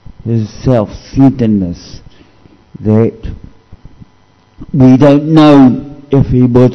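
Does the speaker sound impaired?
Yes: cerebral palsy; discovered at age 2.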